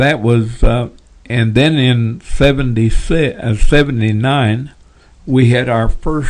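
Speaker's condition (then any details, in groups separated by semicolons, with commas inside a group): Bell's palsy; right facial nerve palsy, eyelid would not close; earlier episode, shock treatments, steroids, then surgery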